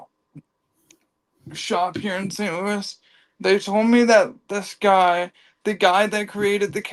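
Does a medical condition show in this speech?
Yes: cerebral palsy; from birth.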